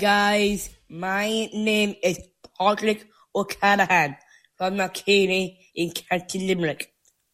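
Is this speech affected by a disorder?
Yes: Down syndrome; congenital, extra chromosome 21, 12-year-old boy.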